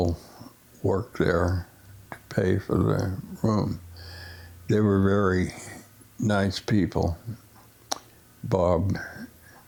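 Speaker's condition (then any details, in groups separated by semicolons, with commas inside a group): Essential tremor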